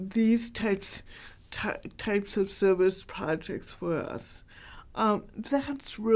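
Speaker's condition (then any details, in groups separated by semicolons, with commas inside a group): Cerebral palsy, mild; hard to understand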